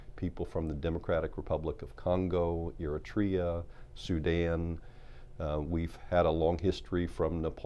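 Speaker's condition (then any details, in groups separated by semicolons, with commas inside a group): No condition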